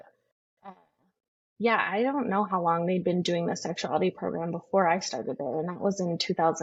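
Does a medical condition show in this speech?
No.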